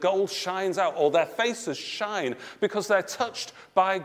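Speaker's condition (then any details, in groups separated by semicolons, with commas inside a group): No condition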